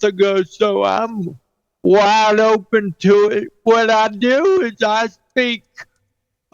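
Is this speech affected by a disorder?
Yes: cerebral palsy; 49 years with condition.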